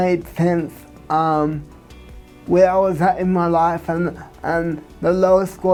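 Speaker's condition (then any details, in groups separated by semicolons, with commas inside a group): Cerebral palsy; from birth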